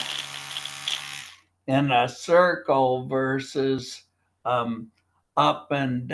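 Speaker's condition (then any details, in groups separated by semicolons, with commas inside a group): Primary lateral sclerosis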